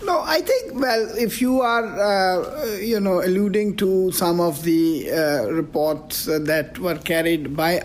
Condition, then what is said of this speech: No condition.